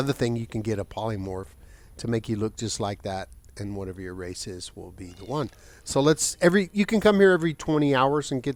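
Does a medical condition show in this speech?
No.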